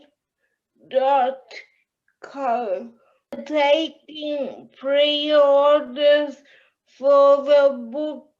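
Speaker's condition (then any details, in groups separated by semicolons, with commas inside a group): Cerebral palsy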